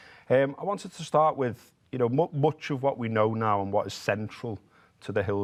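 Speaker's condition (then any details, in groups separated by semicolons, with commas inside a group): No condition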